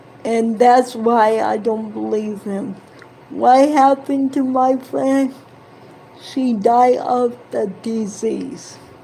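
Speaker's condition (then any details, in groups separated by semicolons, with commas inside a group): Cerebral palsy; present from birth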